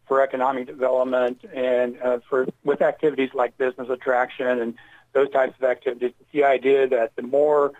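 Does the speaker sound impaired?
No.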